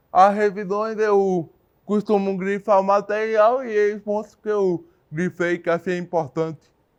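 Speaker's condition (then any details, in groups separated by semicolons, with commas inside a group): Cerebral palsy; from birth, lack of oxygen, non-progressive, motor only, wheelchair user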